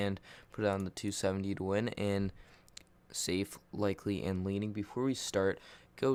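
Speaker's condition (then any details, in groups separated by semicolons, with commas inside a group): No condition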